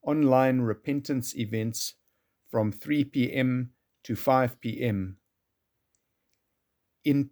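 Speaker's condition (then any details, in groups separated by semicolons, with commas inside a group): No condition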